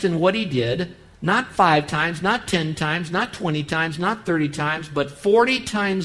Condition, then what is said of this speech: No condition.